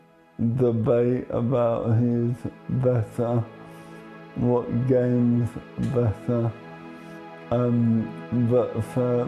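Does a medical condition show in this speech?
Yes: motor neurone disease.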